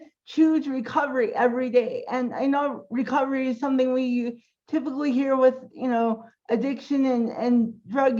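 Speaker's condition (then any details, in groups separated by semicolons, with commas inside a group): Cerebral palsy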